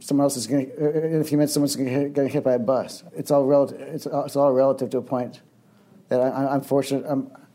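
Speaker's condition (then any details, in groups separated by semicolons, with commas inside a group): Young onset Parkinson's disease; frequent word and phrase repetitions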